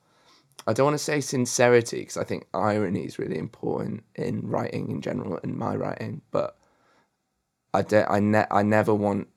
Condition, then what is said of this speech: Stuttering. Too much stuff in my own voice and my own, like, how I phrase things and how I stutter and kind of talk quite downbeat